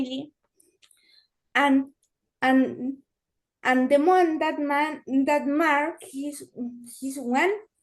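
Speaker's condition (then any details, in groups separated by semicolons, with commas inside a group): Cerebral palsy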